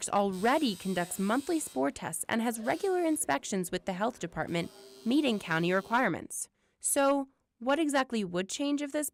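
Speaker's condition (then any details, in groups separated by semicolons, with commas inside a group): No condition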